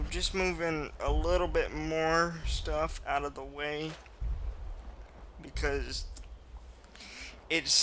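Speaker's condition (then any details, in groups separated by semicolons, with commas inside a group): Cerebral palsy, mild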